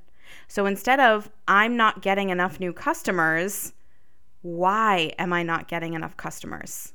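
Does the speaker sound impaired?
No.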